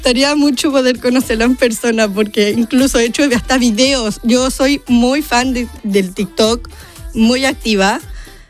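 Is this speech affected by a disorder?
Yes: Down syndrome; diagnosed before birth; 30 years old.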